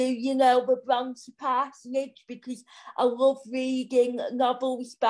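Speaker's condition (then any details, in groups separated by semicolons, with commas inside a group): Cerebral palsy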